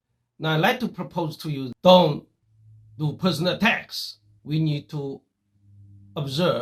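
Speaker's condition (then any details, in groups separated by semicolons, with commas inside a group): No condition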